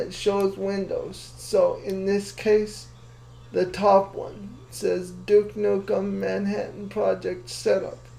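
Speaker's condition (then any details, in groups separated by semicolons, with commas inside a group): Cerebral palsy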